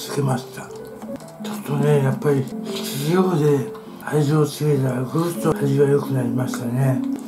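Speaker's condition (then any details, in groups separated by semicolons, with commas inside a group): Tongue cancer, partial glossectomy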